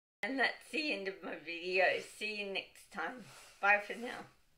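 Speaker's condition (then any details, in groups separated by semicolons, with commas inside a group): Cerebral palsy, dystonic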